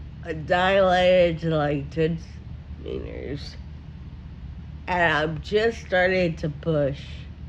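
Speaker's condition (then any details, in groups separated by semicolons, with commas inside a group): Friedreich ataxia; breathing trouble from small lung capacity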